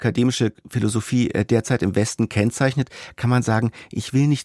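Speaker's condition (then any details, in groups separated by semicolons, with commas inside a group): No condition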